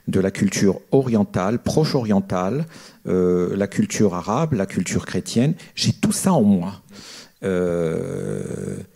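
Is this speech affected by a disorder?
No.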